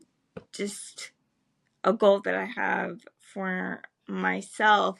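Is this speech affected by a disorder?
Yes: cerebral palsy; spastic legs, premature birth breathing problems; able to speak.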